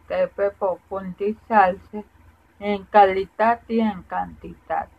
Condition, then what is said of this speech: Cerebral palsy. Tengo un diagnóstico de parálisis cerebral es decir, que tengo poco equilibrio, dificultad al caminar, al hablar